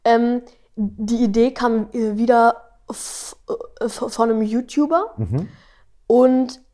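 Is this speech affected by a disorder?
Yes: stuttering; none when singing with melody, present when rapping without melody; age 12, stuttering a lot in this conversation; stutters often, less in podcast flow or on liked topics, often speaks fast, better slower; here prolonged sounds, blocks.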